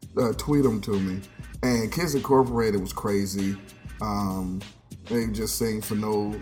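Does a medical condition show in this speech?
No.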